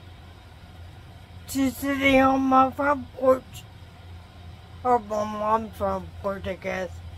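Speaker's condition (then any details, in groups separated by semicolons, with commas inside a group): Traumatic brain injury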